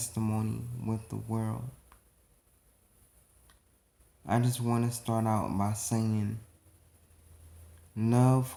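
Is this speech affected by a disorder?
Yes: cerebral palsy; atypical speech.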